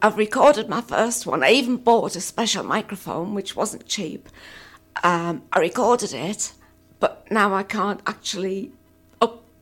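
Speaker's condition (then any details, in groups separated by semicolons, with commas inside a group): Dysphonia; muscle tension dysphonia with some tremor, progressive, thyroid partly removed 1992, suspected but unconfirmed cause; still worsening, specialist speech therapists at Withenshaw Hospital, botox injections worked only for a limited time; voice unreliable, gives out mid-conversation, pauses for breath, pushes on throat, slight tremor, hard to follow by phone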